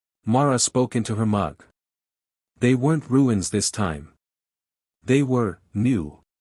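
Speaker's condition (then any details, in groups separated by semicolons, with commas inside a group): No condition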